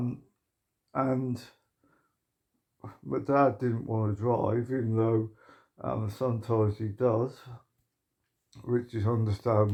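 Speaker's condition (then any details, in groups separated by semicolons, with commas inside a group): Motor neuron disease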